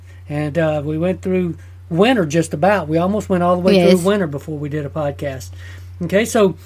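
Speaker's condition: No condition

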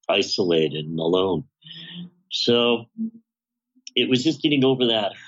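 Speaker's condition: Bilateral cleft lip and palate, severe; congenital bilateral cleft lip and palate, most serious case in British Columbia at birth, facial disfigurement; voice very distorted in childhood, hardly understandable, huge palate cleft, singing helped develop voice

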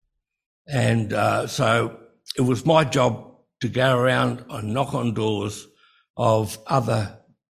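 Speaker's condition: Breathing-related speech difficulty

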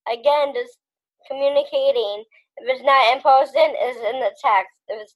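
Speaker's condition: Down syndrome

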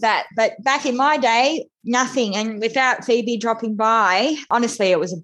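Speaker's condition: Cleft lip and palate; speech therapy in childhood, cleft not obvious by own account

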